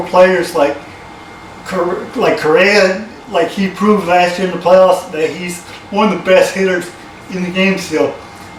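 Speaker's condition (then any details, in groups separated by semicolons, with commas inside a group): Cerebral palsy; from birth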